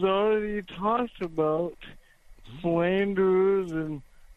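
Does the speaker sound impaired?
Yes: cerebral palsy; not stroke, mind unaffected; speaks slowly, host suspected stroke, caller denies being high on drugs.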